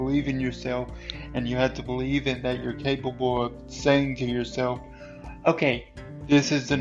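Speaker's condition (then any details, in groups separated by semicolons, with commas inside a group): Cerebral palsy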